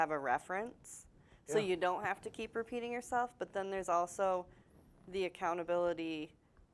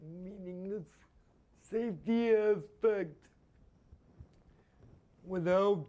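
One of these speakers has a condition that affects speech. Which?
The second: spastic quadriplegia; spasms increase greatly under stress.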